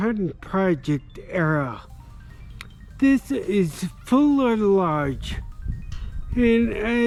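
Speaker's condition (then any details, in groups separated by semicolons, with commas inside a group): Traumatic brain injury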